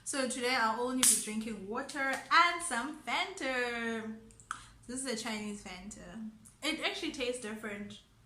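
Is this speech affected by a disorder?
No.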